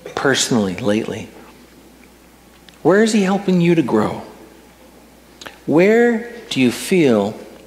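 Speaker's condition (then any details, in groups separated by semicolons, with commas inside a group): No condition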